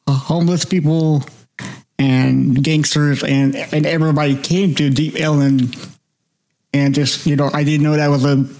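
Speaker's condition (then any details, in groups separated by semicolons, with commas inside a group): Cerebral palsy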